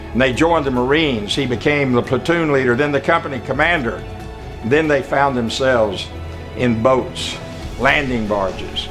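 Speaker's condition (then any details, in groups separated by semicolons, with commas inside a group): No condition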